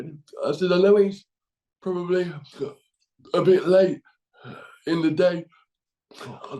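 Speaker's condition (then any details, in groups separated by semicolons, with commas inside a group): Cerebral palsy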